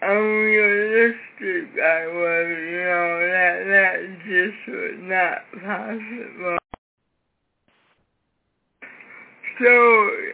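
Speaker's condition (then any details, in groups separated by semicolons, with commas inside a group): Cerebral palsy; severe cerebral palsy from birth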